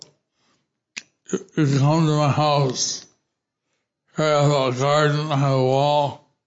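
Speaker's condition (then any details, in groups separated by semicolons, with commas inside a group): Stroke with facial paralysis; words repeated by interpreter Ignat Gordas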